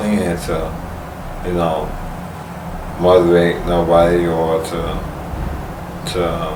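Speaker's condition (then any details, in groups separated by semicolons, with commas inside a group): ALS; speech progressively lost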